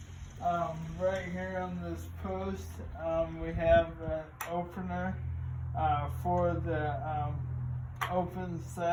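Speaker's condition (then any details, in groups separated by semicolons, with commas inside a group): ALS; starting to lose voice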